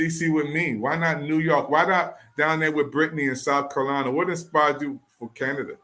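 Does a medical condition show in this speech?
No.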